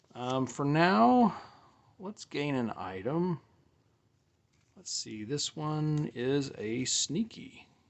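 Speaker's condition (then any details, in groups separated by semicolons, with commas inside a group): No condition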